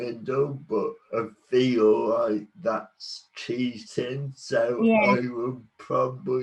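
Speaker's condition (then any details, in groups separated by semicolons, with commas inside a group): Cerebral palsy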